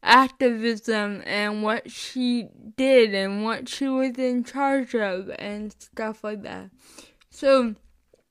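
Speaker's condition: Cerebral palsy; chronic illness and disability

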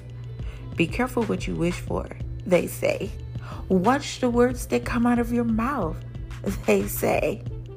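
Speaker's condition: No condition

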